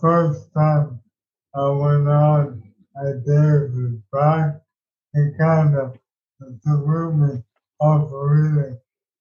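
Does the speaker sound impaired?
Yes: ALS; walked with two walking sticks at an earlier stage.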